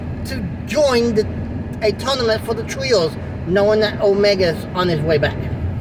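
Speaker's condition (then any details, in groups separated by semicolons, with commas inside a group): No condition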